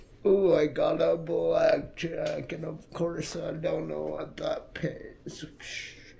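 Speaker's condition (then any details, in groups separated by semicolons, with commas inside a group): Multiple sclerosis; affects hands and left arm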